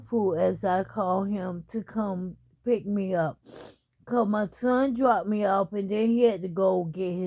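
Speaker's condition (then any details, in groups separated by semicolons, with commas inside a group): ALS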